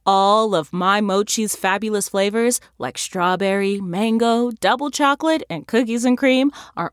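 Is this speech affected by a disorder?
No.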